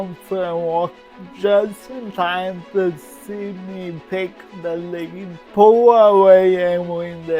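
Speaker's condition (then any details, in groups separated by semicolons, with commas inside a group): Cerebral palsy; present from birth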